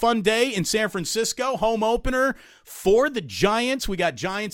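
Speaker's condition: No condition

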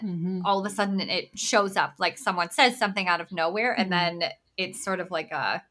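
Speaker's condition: Bilateral cleft lip and palate; congenital

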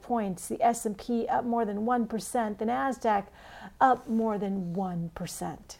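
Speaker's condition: No condition

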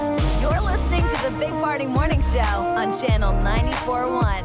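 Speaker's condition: No condition

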